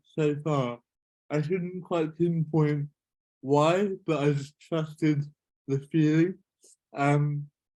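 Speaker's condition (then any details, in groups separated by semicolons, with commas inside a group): Cerebral palsy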